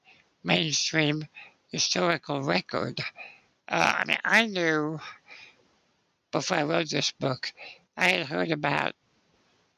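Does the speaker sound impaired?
Yes: spinal muscular atrophy; congenital, muscle weakness, wheelchair use whole life.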